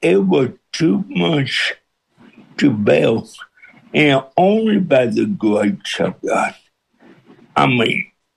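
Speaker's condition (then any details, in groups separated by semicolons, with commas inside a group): Cerebral palsy with speech impediment; congenital cerebral palsy; speech impediment since birth, hard to understand at first, pastor John Hayes feared nobody could understand, listeners adjust within minutes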